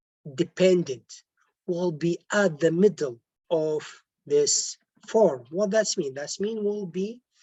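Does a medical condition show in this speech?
No.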